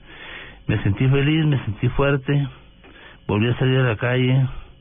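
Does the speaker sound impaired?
Yes: Parkinson's disease; past stooped posture, marked loss of physical strength; under care of leading Colombian Parkinson's neurologist, running and tennis exercise prescribed; voice sometimes trembles, sometimes not understood at all.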